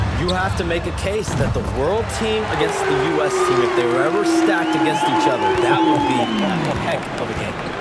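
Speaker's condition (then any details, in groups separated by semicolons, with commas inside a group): No condition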